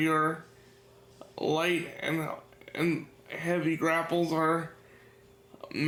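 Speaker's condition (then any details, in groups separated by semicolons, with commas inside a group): Cerebral palsy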